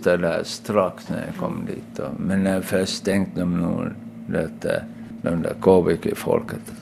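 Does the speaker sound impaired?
Yes: aphasia after brain injury; word-finding difficulty, circumlocution, could not speak at first after injury.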